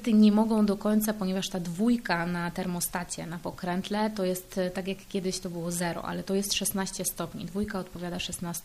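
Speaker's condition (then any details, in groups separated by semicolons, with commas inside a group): No condition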